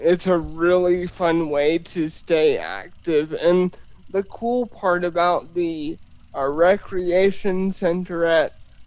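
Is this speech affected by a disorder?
Yes: spastic cerebral palsy; diagnosed shortly before first birthday.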